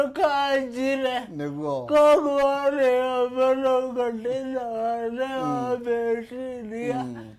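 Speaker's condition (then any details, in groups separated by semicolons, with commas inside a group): Cerebral palsy; speaks slowly, speaking effortful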